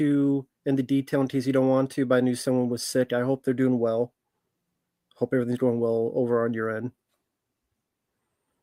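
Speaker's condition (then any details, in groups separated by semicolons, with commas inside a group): No condition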